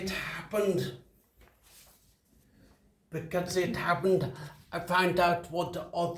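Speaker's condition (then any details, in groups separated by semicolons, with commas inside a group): Traumatic brain injury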